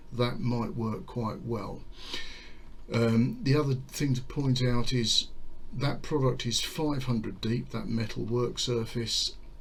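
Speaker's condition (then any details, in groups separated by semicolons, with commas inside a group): No condition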